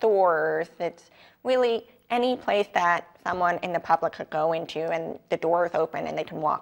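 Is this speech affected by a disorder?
Yes: deafness, profound, cochlear implant user; profound deafness from h flu meningitis at 18 months, cochlear implant at 22 months; cochlear implant used 30 years, moderate hearing loss with implant, still needs accommodations; possibly slightly different accent, after extensive auditory training and speech therapy.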